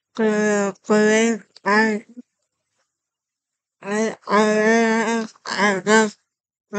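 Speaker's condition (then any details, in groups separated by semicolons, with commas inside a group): Cerebral palsy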